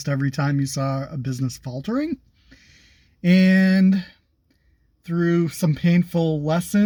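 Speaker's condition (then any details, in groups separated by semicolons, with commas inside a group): No condition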